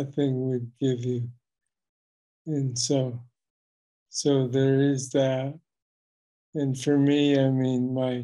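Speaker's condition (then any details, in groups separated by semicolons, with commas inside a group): Parkinson's disease; young onset, deep brain stimulation surgery; voice is a weak point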